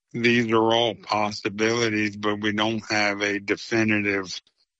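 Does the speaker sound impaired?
Yes: ALS; ALS (motor neuron disease), diagnosed nearly three years earlier; slower progression.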